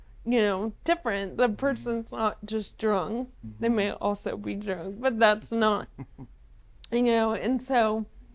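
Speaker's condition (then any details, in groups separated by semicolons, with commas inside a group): ALS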